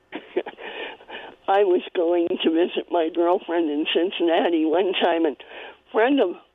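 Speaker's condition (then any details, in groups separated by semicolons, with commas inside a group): Cleft palate; congenital cleft palate, needed spoon feeding in early childhood; spoon feeding needed at one point in early childhood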